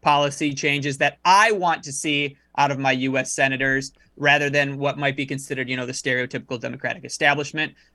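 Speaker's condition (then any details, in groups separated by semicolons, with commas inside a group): No condition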